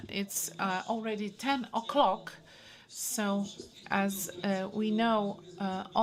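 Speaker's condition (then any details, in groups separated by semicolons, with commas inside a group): No condition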